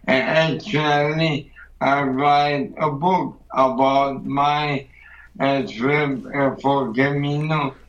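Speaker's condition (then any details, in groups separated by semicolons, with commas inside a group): ALS; weight loss, weak muscles, falls, trouble using hands and arms, can no longer write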